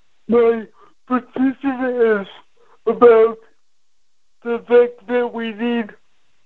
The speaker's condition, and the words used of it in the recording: Cerebral palsy. Okay, operator here, I was able to hear how I was able to personalize my own apartment by, and then I heard walls.